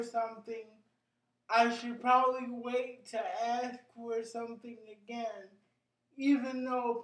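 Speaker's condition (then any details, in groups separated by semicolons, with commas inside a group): Cerebral palsy; brain injury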